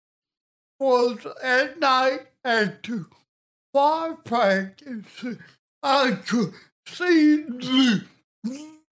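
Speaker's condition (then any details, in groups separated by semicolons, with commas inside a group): Cerebral palsy; cerebral palsy diagnosed at age two, balance problems; speech impediment, unaware until age twelve, did not recognise own recorded voice, listeners judge on hearing voice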